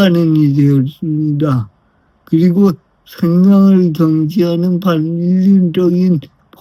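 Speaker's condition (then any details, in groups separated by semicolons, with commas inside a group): Brain lesion disability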